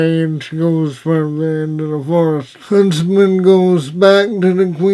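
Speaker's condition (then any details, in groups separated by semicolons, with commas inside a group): Cerebral palsy, severe; spastic type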